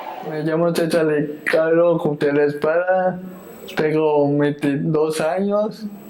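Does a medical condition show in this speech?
Yes: cerebral palsy; spastic type, stiffness, mobility difficulties; had therapies.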